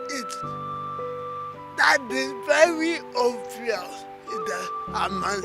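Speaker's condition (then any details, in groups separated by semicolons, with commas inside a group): Cerebral palsy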